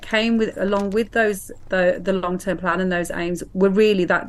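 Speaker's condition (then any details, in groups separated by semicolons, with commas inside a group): No condition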